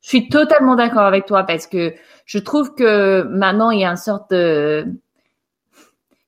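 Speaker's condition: No condition

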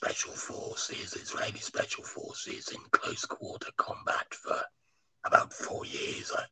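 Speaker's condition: Laryngectomy after cancer; cancer survivor

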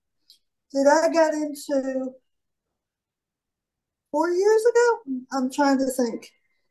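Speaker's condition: Cerebral palsy; trains mace and clubs

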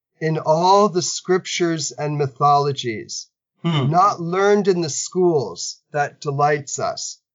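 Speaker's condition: No condition

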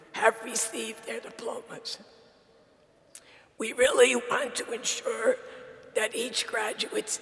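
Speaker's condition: Dysphonia; compromised vocal ability, self-described sultry voice, still able to speak

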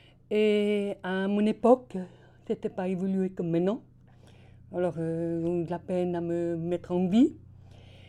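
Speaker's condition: Deafblindness; premature birth, severe myopia from infancy, thick glasses, severe hearing loss, two hearing aids from 6-7, Geneva deaf school from 10; age 66, worsened with age, white cane since 20, former guide dog, needs face-to-face, at FRSA Monthey; oral communication fully possible, needs to see mouth, cannot follow with third person

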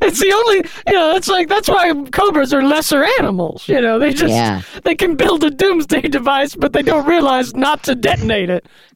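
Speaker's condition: No condition

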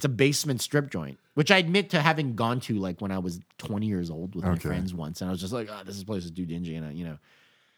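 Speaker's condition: No condition

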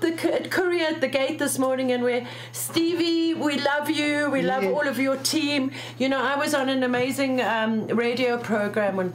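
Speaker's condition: No condition

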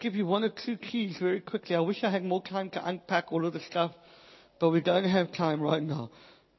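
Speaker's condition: Cleft palate, Pierre Robin syndrome

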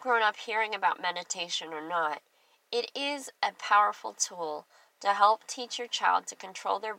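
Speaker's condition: Cleft lip and palate; clear speech

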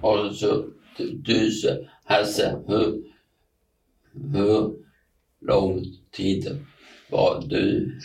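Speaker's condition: Aphasia; about seven years since onset; thinks clearly, knows words in head but cannot get them out, fillers, repetitions, word-finding errors, short phrases

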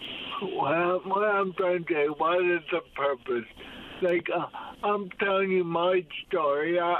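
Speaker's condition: Cerebral palsy; able to walk and run until a couple of years ago, mobility declined since; uses a scooter, cannot reach many restaurants or their bathrooms

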